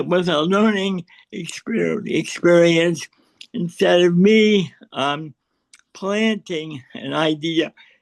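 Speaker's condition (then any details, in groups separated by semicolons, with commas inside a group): Cerebral palsy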